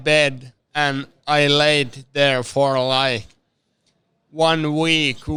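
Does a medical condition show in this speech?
Yes: severe traumatic brain injury.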